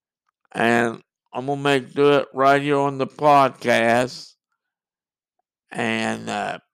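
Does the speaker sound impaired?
Yes: cerebral palsy and muscular dystrophy; onset at three months old after an illness, born typical, present since childhood.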